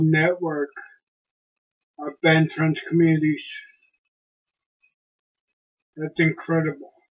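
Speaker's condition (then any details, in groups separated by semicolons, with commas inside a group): Cerebellar ataxia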